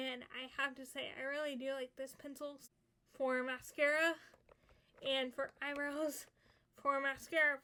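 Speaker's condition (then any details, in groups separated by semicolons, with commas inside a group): Cerebral palsy, spastic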